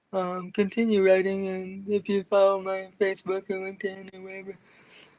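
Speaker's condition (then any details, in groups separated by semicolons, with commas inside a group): Cerebral palsy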